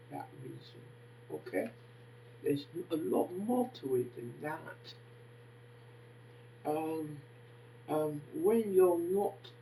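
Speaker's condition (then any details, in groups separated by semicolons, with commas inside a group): Facial palsy; can barely hear own speech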